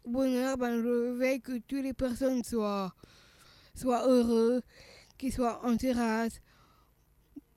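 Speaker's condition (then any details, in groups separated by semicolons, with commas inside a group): Down syndrome (trisomy 21); age 39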